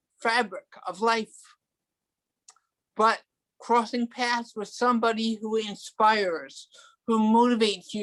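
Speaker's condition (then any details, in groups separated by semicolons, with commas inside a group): Cerebral palsy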